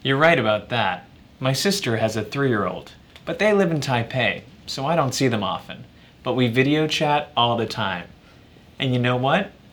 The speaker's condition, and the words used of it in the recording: None; typical speech.